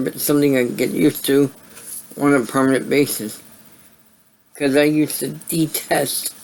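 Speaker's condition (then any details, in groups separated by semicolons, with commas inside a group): Cerebral palsy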